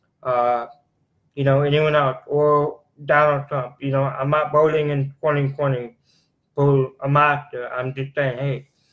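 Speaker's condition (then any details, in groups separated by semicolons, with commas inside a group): Cerebral palsy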